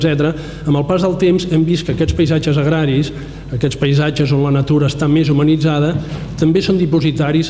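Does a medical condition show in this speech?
No.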